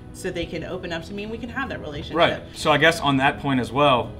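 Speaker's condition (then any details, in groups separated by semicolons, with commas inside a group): No condition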